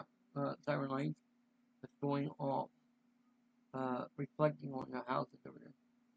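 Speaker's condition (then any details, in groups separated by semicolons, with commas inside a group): Cerebral palsy; voice sound affected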